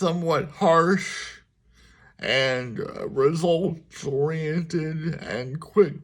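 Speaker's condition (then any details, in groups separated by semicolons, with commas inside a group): Cerebral palsy; speaks slower at times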